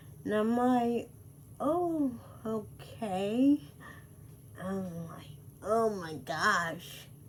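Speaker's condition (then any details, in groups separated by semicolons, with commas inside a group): Cerebral palsy; speech affected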